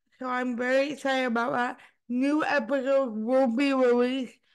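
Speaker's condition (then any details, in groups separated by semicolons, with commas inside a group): Cerebral palsy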